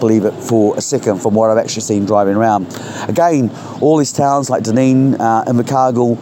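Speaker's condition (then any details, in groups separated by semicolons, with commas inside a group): No condition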